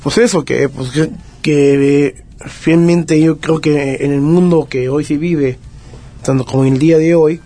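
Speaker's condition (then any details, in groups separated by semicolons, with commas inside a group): Down syndrome; congenital, trisomy 21, age 24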